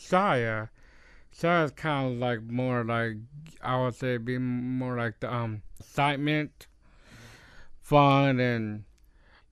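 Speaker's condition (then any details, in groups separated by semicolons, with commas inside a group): Down syndrome; genetic, extra copy of chromosome 21, known before age three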